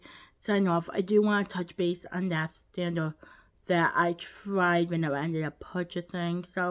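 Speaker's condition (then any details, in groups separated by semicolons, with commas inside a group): Cerebral palsy, quadriplegic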